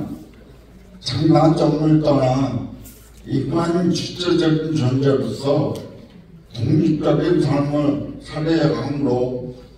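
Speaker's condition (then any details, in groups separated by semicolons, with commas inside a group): Brain lesion disability; uses wheelchair, severely disabled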